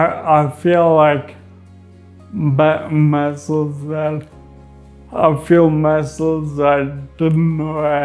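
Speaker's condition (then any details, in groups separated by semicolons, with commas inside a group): Friedreich's ataxia; spasticity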